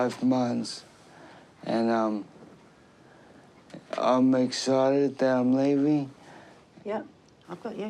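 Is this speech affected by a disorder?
Yes: traumatic brain injury; car accident.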